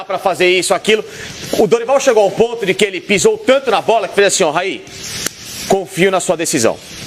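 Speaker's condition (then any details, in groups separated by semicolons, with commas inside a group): No condition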